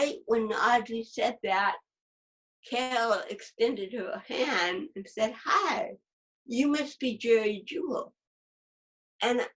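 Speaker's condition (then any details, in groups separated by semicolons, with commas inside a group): Cerebral palsy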